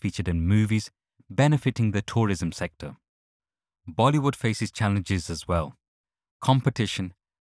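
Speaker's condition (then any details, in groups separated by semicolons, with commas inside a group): No condition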